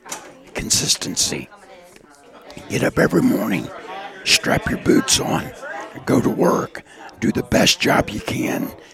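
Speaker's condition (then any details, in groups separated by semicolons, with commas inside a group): Partial laryngectomy for throat cancer; half of voice box removed in last surgery, multiple surgeries, sick for 3 years; only half a voice, hard to hear in loud environments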